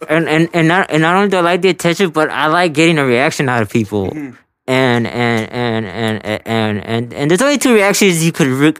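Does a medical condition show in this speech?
Yes: stutter; kept from trying comedy earlier; largely controlled per host; host notes no stuttering while recording, though word and phrase repetitions appear; here repeated words.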